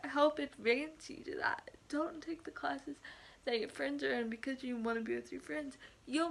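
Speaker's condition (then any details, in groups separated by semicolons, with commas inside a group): Cerebral palsy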